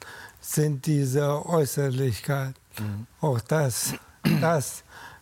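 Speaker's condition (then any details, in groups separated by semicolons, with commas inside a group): ALS; cannot go out alone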